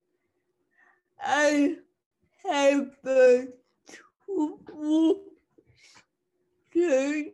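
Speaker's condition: Cerebral palsy; people less willing to listen to own talking voice, uses songs to get point across

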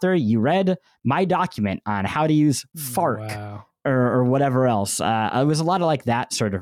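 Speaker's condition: Cleft lip and palate; bandaged

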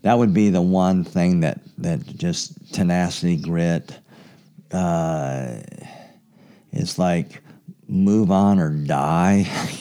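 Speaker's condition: Cleft palate, severe

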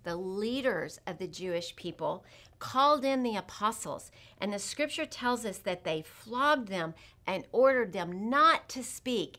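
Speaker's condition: No condition

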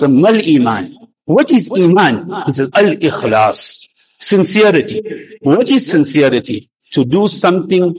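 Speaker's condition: No condition

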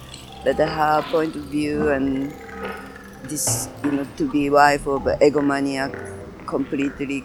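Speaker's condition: No condition

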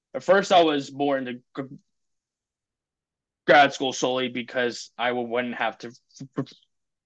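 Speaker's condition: Stuttering; lifelong stuttering, father also stutters; words sometimes take longer to come out, may look tense when getting stuck; repeated sounds, prolonged sounds, blocks

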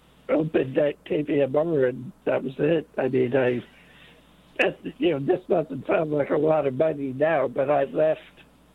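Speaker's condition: Late-onset Pompe disease; infusion treatment

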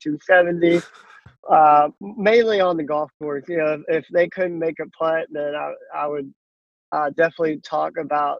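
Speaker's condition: Cleft lip and palate; congenital cleft lip and palate, possibly radiation-related, hole in mouth, could not eat, 23 surgeries, born with one arm

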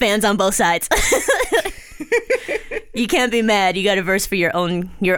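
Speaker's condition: No condition

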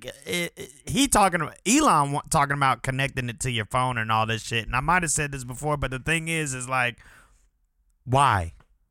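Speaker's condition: No condition

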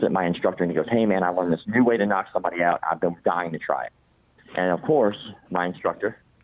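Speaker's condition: Cleft palate; congenital

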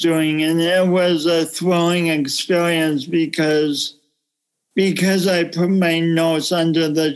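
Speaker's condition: Cerebral palsy; unique walking style

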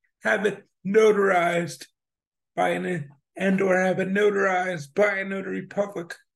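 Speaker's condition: Spastic cerebral palsy; oxygen deprivation during birth, severely limited motor skills, functional quadriplegia; lack of muscle control in head and neck, mobility impairment, print disability

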